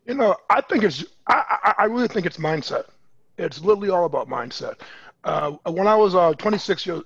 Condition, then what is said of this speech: Stuttering. You know, I have to tell myself to breathe.